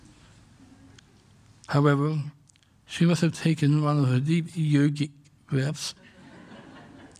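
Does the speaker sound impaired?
Yes: Down syndrome; congenital.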